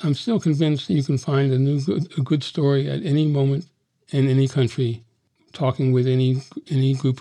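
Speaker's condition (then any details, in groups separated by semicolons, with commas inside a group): Parkinson's disease; Parkinson's disease diagnosed at age 62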